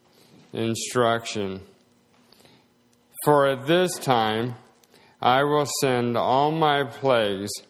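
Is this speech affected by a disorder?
Yes: slowed speech, swallowing problems; progressive condition, speech and swallowing affected.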